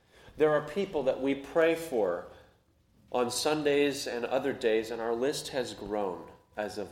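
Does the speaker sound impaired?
No.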